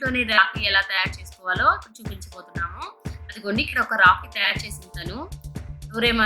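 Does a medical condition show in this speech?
No.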